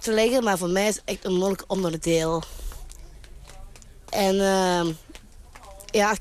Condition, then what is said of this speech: Down syndrome. En daarmee heb ik soms een beetje last van mijn stem.